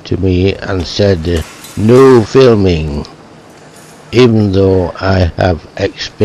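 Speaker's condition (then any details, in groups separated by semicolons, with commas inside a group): Motor neuron disease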